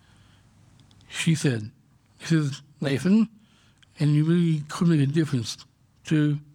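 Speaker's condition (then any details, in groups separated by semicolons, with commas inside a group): Down syndrome; congenital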